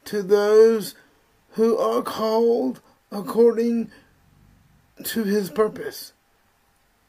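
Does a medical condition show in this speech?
Yes: spastic cerebral palsy; uses wheelchair.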